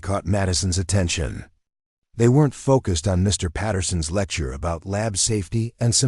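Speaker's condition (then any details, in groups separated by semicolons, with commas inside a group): No condition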